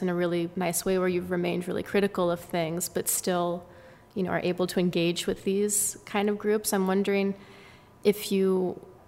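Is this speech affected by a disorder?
No.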